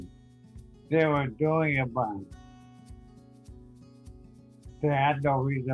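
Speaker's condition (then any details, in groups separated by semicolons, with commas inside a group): ALS; onset in left leg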